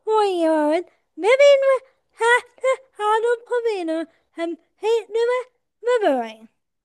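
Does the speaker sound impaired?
Yes: cerebral palsy; adult, 24 years old.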